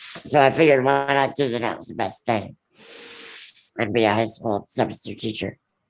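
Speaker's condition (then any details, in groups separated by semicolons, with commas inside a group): Ullrich congenital muscular dystrophy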